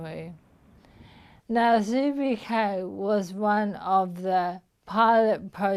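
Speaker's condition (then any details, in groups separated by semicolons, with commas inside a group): Motor neuron disease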